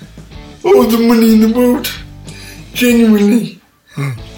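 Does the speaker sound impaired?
Yes: cerebral palsy; all four limbs affected, born 12 weeks premature.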